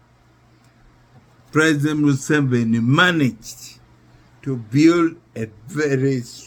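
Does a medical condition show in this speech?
Yes: neurological disease.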